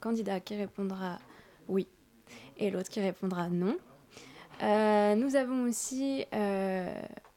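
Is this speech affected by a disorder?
No.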